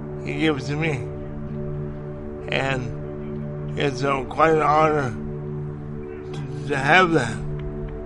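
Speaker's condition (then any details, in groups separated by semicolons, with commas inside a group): Cerebral palsy; manner may confuse listeners, per pastor introducing clip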